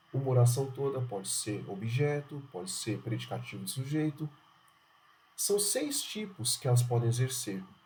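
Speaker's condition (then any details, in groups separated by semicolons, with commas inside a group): No condition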